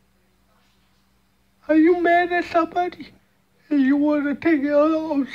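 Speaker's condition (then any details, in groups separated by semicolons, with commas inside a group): Cerebral palsy; speech hard to understand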